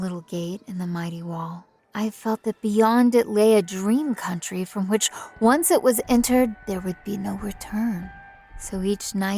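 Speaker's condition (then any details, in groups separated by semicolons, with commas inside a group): No condition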